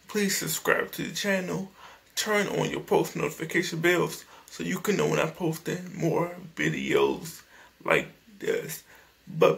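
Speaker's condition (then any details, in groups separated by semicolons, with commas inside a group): Cerebral palsy; speech is not the best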